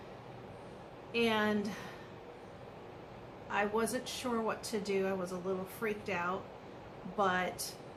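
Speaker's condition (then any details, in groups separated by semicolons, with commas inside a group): No condition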